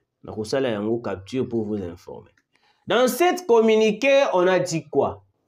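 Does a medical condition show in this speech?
No.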